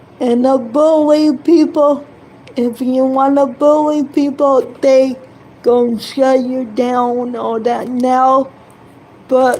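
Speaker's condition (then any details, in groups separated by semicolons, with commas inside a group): Cerebral palsy; affects hand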